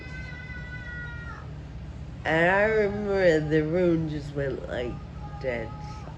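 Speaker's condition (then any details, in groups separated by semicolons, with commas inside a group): Friedreich ataxia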